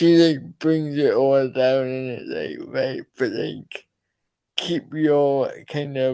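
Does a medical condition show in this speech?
Yes: cerebral palsy.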